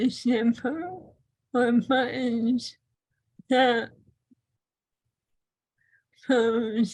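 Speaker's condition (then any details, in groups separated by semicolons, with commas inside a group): ALS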